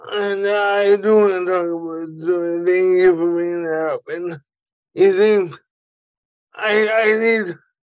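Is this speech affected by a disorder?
Yes: cerebral palsy; voice affected once in a while.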